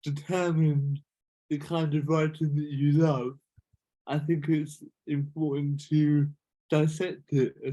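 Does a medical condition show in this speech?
Yes: cerebral palsy.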